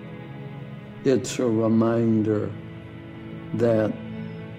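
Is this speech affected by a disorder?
Yes: ALS; diagnosed about 13 years ago, initially given 2 to 5 years to live.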